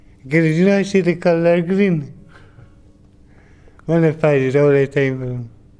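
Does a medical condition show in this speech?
Yes: brain injury; mild speech impediment.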